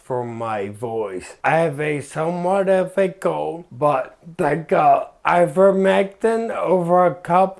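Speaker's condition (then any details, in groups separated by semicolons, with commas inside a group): Ataxia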